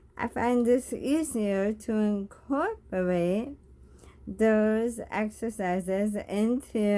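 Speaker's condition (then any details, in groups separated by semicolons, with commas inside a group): Bulbar ALS; bulbar onset in lip and tongue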